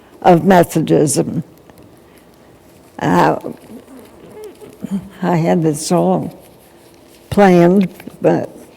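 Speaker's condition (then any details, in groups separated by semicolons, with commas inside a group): Essential tremor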